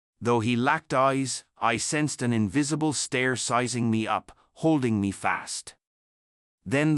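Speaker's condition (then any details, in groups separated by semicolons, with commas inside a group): No condition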